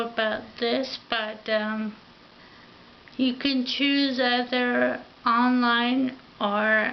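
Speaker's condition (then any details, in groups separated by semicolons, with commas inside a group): Ataxia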